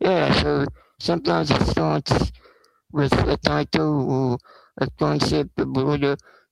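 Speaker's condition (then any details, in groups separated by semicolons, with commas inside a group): Spinal muscular atrophy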